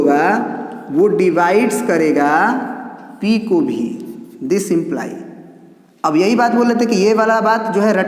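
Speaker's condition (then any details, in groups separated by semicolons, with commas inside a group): No condition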